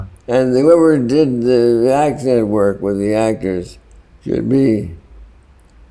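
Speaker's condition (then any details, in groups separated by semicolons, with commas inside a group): Parkinson's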